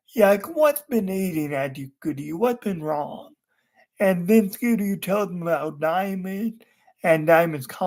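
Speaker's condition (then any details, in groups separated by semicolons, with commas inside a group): Cerebral palsy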